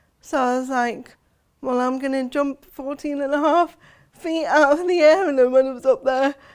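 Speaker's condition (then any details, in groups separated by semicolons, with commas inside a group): Cerebral palsy; since birth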